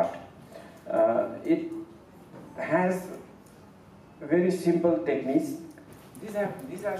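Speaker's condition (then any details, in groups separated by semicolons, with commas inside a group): No condition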